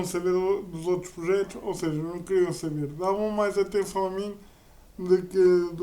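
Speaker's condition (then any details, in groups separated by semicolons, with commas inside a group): Cerebral palsy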